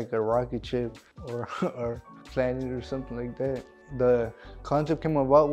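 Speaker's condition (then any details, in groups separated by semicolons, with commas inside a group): Cerebral palsy; cerebral palsy, premature birth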